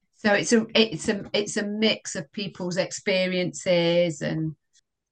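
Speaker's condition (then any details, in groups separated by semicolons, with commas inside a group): No condition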